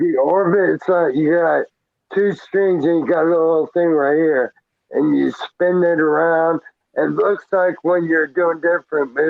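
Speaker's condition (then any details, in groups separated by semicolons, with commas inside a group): Traumatic brain injury; hit by car as pedestrian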